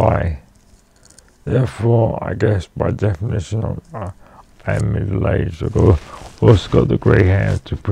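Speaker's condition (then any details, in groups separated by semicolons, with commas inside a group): Cerebral palsy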